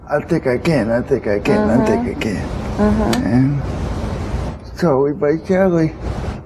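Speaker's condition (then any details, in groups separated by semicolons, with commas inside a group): Cerebral palsy; congenital, since birth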